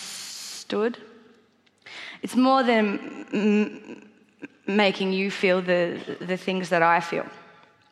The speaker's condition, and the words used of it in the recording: Stuttering. Somehow, through some miraculous synaptic function of the human brain, it's impossible to stutter when you sing.